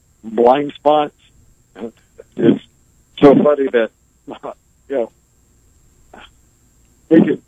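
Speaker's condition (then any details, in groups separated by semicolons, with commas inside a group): ALS; progressive disease, diagnosed nearly 20 years ago; breathes through ventilator; able to speak and communicate clearly, communicating takes more time due to ventilator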